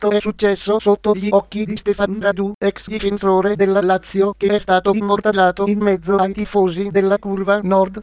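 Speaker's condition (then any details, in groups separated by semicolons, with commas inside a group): No condition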